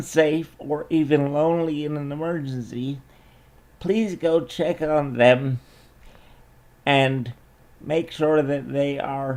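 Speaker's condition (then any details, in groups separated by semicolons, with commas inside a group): Cerebral palsy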